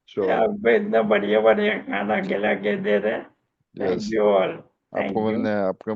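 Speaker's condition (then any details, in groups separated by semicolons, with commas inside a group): ALS; speech improved a little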